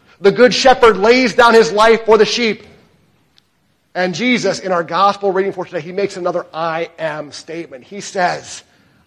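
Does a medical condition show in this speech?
No.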